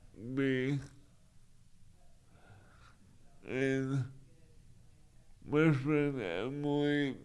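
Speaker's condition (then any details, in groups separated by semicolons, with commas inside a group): Cerebral palsy; limited use of arms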